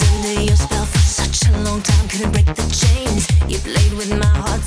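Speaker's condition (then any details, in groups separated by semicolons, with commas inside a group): No condition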